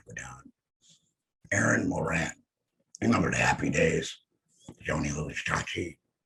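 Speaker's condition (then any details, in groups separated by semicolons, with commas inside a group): Head and neck cancer; voice lost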